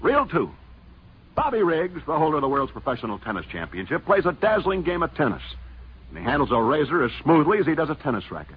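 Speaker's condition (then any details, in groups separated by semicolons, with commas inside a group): No condition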